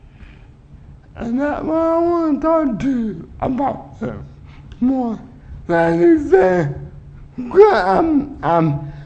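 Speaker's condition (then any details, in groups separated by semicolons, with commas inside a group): Cerebral palsy; uses wheelchair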